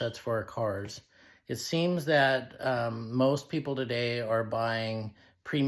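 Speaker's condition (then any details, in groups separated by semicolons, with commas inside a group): No condition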